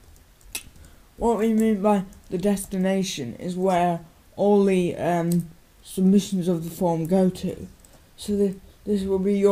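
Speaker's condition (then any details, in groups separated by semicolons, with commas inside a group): Cerebral palsy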